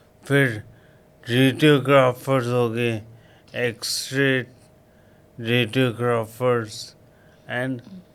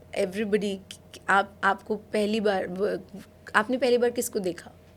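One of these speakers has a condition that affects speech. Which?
The first: coma after road accident; road accident, brain injury after coma; about ten years since accident; slightly slurred, slow speech.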